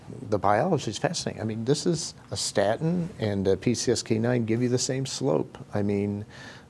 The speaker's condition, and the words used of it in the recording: None; typical speech.